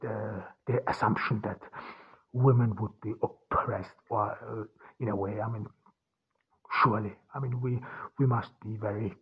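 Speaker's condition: Stuttering; cause unknown, only one in family who stutters, german mother tongue, born in austria; seen as an obstacle to recording audiobooks; repeated words, blocks

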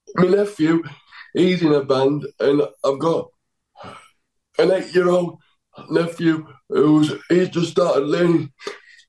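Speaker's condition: Cerebral palsy; cerebral palsy affecting left side

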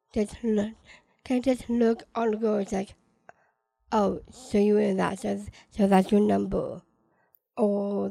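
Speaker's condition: Down syndrome

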